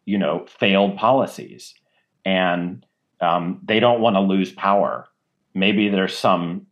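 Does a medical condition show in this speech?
No.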